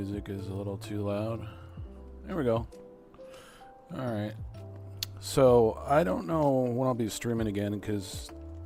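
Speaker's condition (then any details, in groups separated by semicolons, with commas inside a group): No condition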